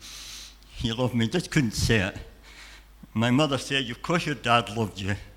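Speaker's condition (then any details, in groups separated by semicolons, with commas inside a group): Cleft palate and cleft lip; congenital cleft palate and cleft lip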